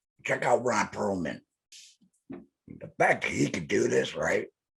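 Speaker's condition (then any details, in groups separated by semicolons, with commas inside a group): Laryngectomy; laryngectomy after cancer, neck stoma breathing; radiation and chemotherapy within last year; voice lost, mouths words with breath-free device, rarely breathless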